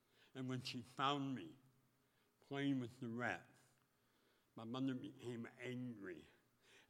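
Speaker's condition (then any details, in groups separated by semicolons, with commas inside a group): Speech impediment; taught tongue movement at 12, voicing with clothespin on nose, mirror under lips, impediment recognizable on radio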